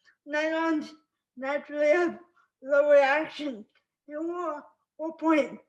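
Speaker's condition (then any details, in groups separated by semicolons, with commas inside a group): Spastic cerebral palsy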